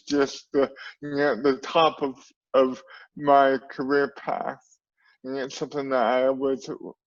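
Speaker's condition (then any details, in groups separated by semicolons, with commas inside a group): Cerebral palsy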